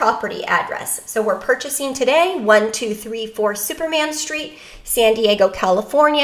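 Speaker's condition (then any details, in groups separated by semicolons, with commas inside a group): No condition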